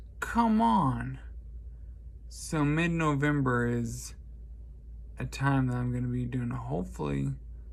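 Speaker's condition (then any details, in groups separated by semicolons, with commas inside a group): Traumatic brain injury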